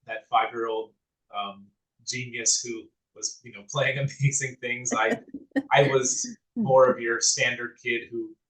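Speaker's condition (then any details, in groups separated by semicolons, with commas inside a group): No condition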